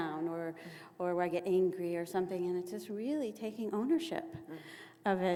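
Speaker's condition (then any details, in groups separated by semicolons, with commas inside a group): No condition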